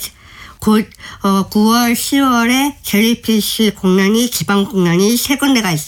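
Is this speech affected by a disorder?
Yes: Down syndrome; congenital, body shape changes ended ballet; joint pain throughout body.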